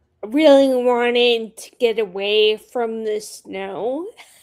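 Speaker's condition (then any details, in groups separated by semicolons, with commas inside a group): Friedreich's ataxia; handwriting and speech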